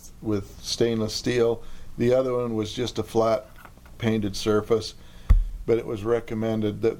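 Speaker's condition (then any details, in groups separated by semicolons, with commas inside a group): No condition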